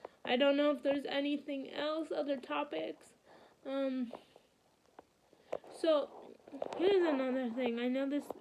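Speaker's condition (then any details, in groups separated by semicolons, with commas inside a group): Cerebral palsy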